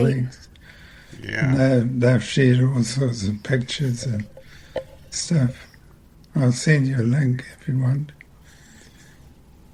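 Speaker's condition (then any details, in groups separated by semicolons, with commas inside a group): Multiple system atrophy; progressing for months, speech therapy; voice declining fast, voice banked, suspected vocal cord paralysis affecting breathing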